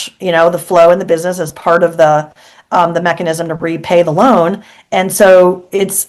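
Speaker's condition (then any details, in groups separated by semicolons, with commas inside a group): No condition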